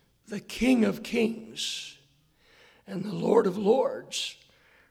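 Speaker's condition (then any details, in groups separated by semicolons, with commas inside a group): Hoarseness after vocal cord surgery; straight lines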